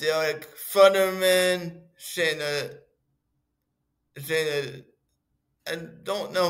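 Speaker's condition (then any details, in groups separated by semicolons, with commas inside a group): Cerebral palsy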